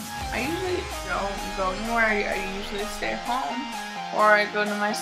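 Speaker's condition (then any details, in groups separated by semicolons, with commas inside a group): Cerebral palsy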